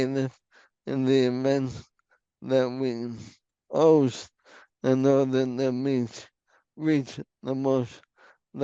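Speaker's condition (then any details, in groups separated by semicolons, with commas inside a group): ALS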